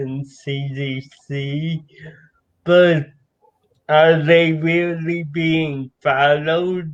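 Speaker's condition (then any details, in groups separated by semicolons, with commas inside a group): Cerebral palsy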